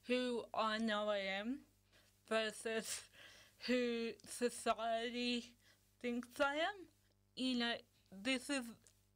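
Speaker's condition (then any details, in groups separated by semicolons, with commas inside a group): Cerebral palsy; cerebral palsy present from birth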